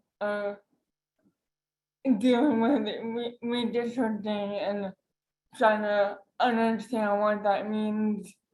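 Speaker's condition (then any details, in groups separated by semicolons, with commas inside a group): Cerebral palsy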